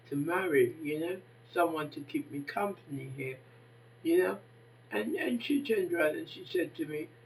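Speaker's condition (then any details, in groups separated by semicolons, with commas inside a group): Facial palsy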